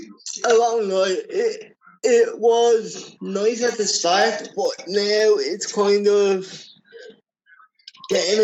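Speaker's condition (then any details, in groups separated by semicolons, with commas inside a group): Cerebral palsy; wheelchair user since childhood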